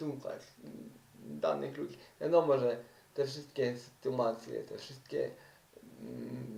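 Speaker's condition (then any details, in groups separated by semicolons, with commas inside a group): Cerebral palsy; uses wheelchair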